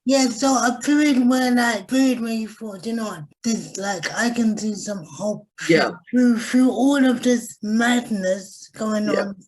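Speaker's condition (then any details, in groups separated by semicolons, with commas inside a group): Cerebral palsy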